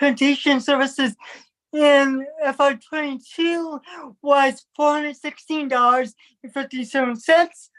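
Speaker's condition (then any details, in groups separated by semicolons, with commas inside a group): Cerebral palsy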